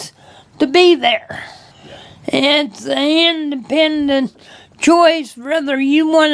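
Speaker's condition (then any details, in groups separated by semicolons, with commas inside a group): Cerebral palsy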